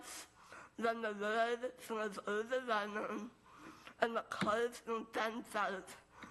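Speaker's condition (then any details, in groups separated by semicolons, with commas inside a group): Moebius syndrome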